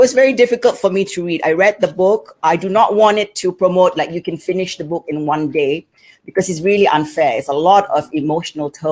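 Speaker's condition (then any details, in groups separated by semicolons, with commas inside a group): No condition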